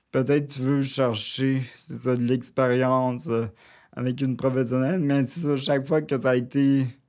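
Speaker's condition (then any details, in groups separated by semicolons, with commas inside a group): Cerebral palsy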